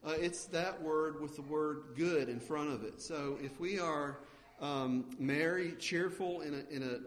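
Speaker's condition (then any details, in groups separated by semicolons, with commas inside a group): No condition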